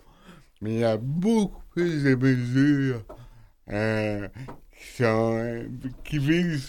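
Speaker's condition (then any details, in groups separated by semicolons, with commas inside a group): Cerebral palsy; wheelchair user, stair-climbing wheelchair chosen for autonomy, not subsidized; self-described as speaking a bit oddly, host says speech not odd at all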